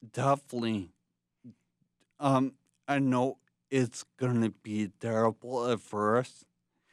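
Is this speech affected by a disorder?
Yes: traumatic brain injury from tumour; brain tumour, about 54 percent removed, balance lost; onset 7 years ago, radiation, arm crutches, physical therapy; speech affected, in speech therapy.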